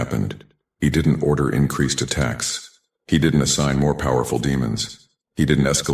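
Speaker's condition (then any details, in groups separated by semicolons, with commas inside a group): No condition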